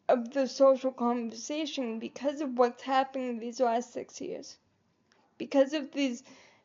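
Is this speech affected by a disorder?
Yes: cerebral palsy; able to articulate and speak.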